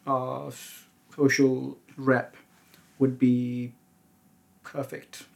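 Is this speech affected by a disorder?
Yes: stutter; onset at age 3; here repeated sounds, blocks.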